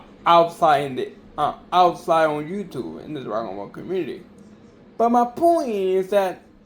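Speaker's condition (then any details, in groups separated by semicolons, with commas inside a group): Cerebral palsy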